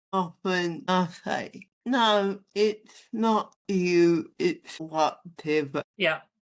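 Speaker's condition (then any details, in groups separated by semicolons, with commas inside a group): Athetoid spastic cerebral palsy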